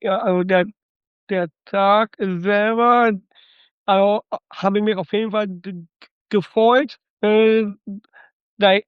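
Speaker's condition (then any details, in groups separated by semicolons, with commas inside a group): Down syndrome; trisomy 21, congenital, suspected on ultrasound two days before birth, born by caesarean at St. Vinzenz Krankenhaus Datteln; age 26, some limitations, lives well with it, attended early intervention (Frühförderstelle)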